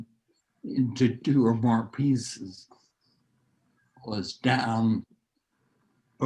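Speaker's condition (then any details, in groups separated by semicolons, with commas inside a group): Neurological disease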